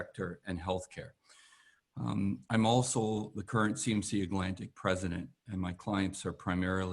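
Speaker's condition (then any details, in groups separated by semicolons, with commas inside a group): No condition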